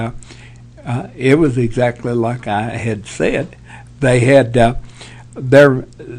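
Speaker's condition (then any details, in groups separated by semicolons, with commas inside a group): Parkinson's; tremors as early symptom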